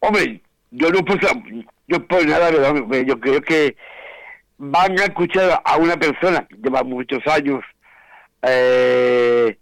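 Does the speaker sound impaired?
Yes: Down syndrome.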